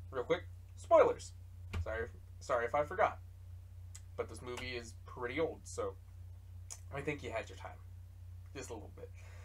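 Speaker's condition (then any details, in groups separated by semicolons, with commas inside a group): No condition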